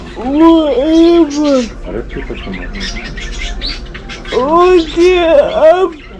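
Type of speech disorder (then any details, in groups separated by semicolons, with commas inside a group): Pseudobulbar dysarthria; cerebral palsy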